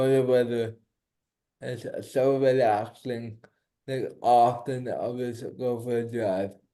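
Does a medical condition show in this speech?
Yes: cerebral palsy.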